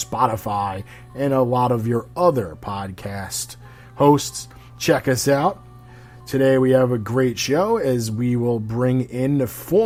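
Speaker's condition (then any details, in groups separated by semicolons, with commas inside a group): No condition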